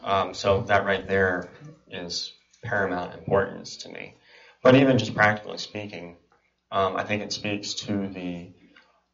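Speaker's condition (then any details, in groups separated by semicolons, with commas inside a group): Cleft palate and cleft lip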